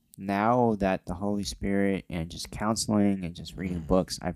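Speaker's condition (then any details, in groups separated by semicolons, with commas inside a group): Cleft lip and palate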